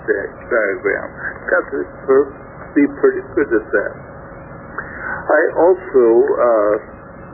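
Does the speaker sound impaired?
Yes: stroke affecting throat muscles; then three more small strokes.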